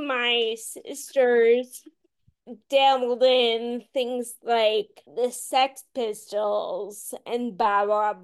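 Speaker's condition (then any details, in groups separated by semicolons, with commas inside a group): Friedreich's ataxia; voice worsened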